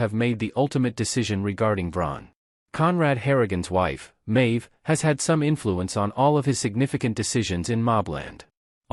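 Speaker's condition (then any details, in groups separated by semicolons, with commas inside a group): No condition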